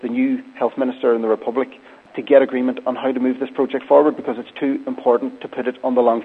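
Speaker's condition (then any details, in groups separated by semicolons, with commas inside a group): No condition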